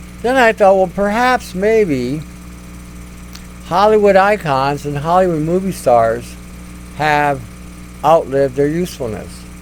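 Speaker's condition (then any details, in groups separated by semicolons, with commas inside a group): No condition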